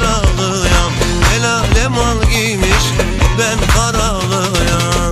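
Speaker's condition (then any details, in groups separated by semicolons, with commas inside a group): No condition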